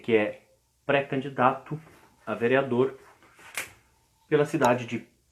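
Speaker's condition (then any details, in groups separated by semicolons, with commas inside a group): No condition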